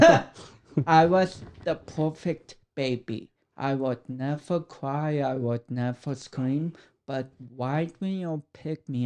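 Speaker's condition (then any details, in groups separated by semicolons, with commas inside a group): Cerebral palsy; impaired speech coordination, must slow down, concentrate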